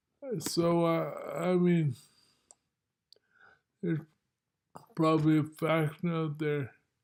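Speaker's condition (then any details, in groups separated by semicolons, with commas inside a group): Multiple sclerosis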